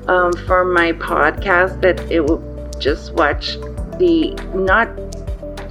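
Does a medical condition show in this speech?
Yes: aphasia after stroke; aphasia from stroke at 54, sudden onset one morning with only nonsense words, no physical deficits; in stroke rehabilitation, speech therapy, occupational, recreation and music therapy; word-finding difficulty, word substitutions, loses all words sometimes, speaking harder when tired.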